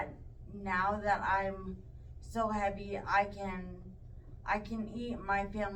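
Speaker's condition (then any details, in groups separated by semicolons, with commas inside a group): Traumatic brain injury; severe, tracheostomy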